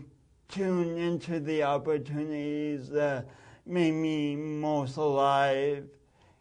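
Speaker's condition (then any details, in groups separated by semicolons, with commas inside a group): Speech impediment from birth oxygen loss; oxygen loss at birth from kinked umbilical cord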